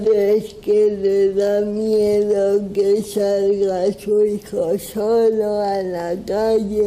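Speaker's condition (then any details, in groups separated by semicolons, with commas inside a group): Cerebral palsy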